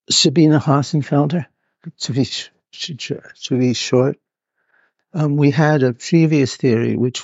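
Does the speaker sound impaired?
Yes: Parkinson's; hidden in early stages, now openly displayed; must move about during interview, reports not feeling very well.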